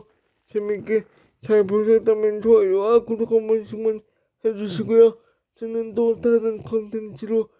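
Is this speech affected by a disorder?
Yes: brain lesion disability.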